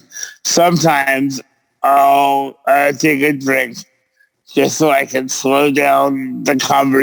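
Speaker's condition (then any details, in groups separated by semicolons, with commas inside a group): Cerebral palsy; present since birth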